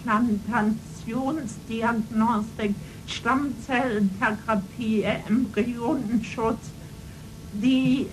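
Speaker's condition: Cerebral palsy, spastic and ataxic; disability possibly audible in speech

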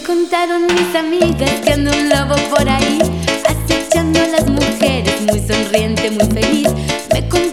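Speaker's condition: No condition

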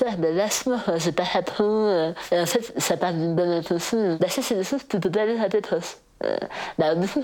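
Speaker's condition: Total glossectomy; voice deeper before diagnosis, incomprehensible after surgery, intensive speech therapy at CRIL, sister understood

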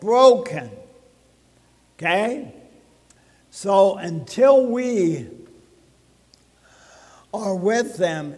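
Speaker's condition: ALS (Lou Gehrig's disease); limited breath

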